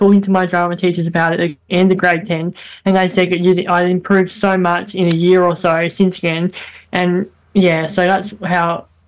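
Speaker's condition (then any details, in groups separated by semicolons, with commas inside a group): Bilateral cleft lip and palate; hip bone graft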